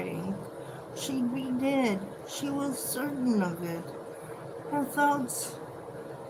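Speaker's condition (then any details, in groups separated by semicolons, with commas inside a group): Cerebral palsy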